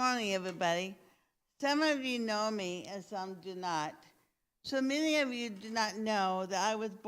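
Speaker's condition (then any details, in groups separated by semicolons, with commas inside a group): Cerebral palsy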